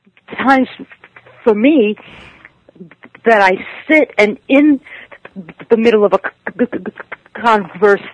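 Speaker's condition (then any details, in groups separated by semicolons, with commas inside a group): Stuttering; stuttering at ages 10 to 15; ongoing stuttering, attends NSA stuttering conferences; stays with stutter rather than changing words, speech tools mentally exhausting, hard to focus on message; repeated words, prolonged sounds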